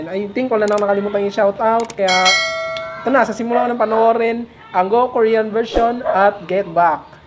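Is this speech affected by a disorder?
No.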